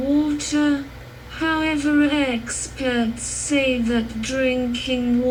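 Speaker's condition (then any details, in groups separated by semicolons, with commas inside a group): Cerebral palsy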